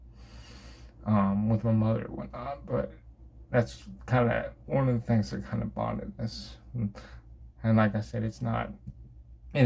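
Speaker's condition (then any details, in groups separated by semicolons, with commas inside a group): Cerebral palsy; from birth, affects motor skills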